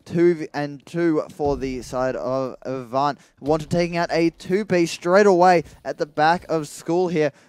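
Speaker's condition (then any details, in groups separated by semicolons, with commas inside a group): No condition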